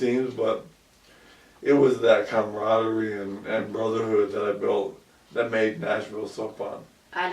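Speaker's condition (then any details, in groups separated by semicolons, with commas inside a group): ALS; about 2 years since onset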